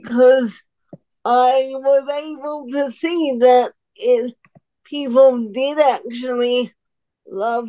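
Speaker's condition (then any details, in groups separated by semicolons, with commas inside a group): Cerebral palsy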